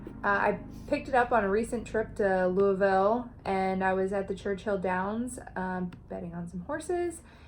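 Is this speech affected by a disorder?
No.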